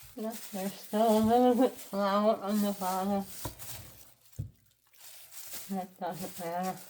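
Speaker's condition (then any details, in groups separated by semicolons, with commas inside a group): Head and neck cancer; tracheostomy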